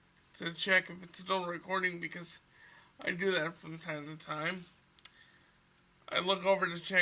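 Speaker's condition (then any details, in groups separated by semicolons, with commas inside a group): Cerebral palsy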